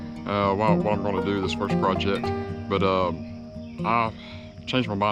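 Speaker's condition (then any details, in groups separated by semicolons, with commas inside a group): No condition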